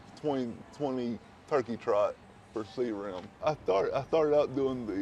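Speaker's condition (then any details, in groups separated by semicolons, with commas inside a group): Cerebral palsy; present from birth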